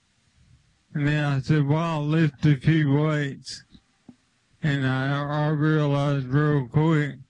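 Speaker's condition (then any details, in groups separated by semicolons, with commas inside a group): ALS; limb onset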